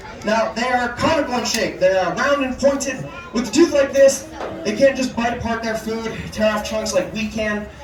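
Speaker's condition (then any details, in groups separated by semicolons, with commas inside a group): No condition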